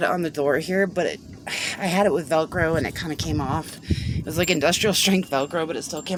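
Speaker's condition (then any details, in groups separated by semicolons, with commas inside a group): No condition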